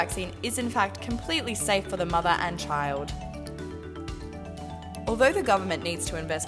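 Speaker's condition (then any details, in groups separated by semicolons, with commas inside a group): No condition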